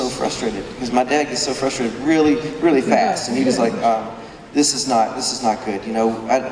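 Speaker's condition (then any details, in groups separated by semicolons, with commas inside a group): No condition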